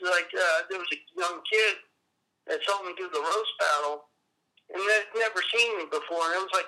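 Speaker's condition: Cerebral palsy; appearance likened to Parkinson's

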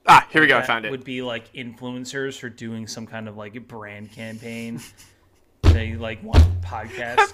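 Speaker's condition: No condition

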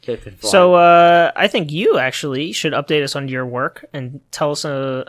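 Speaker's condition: No condition

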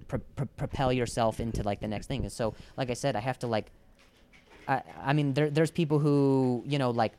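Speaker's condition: Stutter; made finding other employment hard; converses at length in interview; listeners used to get impatient, cut off or dismiss, speech gives distinctive comedic point of view; repeated sounds, repeated words

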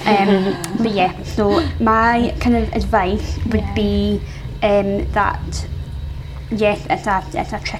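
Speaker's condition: Isolated cleft palate; congenital isolated cleft palate, lip not involved, surgeries through childhood and adulthood, jaw surgery for underbite from impaired jaw growth; age 26, near end of cleft treatment; noticeable speech difference, bar staff often not understanding, partner first took it for accent, sometimes exaggerated at cleft events

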